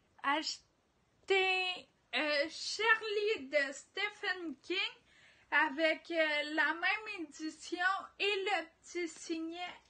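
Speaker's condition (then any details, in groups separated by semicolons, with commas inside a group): Ataxia; degenerative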